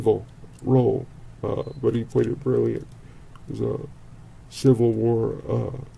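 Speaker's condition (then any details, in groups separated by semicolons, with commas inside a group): Cerebral palsy; speaks relatively well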